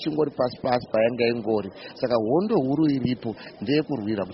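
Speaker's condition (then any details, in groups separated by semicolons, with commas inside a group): No condition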